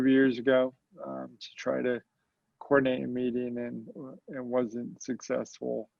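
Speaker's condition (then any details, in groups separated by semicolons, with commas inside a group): Cerebral palsy, mild; mild form affects speech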